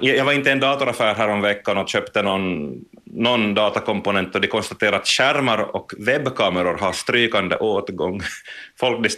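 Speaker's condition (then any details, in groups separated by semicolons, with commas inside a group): No condition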